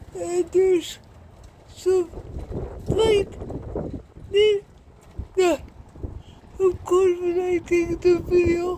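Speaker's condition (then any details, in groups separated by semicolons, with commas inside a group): Cerebral palsy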